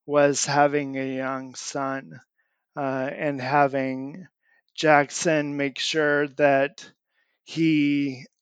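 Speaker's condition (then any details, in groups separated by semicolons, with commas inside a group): Amyotrophic lateral sclerosis; months since diagnosis, on treatment, can't dress self, sometimes needs help brushing teeth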